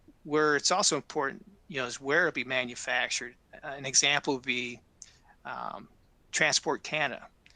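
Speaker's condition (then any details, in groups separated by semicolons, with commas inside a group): No condition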